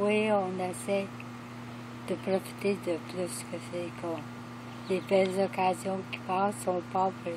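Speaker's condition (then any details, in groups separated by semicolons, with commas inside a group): ALS; affects hands, legs and voice; lost half of voice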